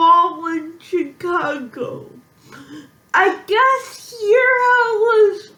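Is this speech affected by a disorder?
Yes: physical speech impairment.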